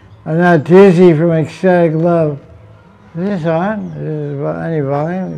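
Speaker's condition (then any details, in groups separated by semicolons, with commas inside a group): Deafness; fluent spoken lecture, reads translations aloud, relies on audience feedback for volume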